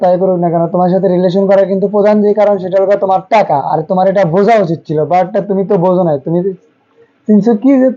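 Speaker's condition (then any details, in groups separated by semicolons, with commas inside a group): No condition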